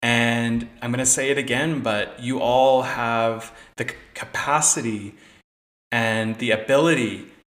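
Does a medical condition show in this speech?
Yes: stutter; speech impediment, once felt as a reason not to speak up; past fear that speech would be garbled or caught in throat; here repeated sounds, prolonged sounds.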